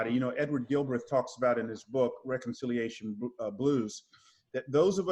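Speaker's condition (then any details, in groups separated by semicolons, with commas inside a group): No condition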